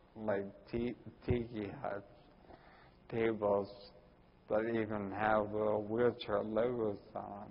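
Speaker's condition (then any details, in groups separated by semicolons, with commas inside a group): Ataxia; Friedreich's ataxia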